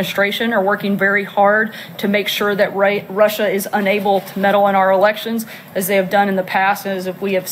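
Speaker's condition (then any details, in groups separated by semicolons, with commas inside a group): No condition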